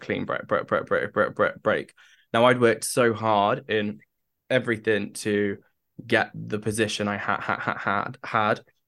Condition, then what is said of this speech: Stuttering. Any kind of heightened emotion is going to increase your tics.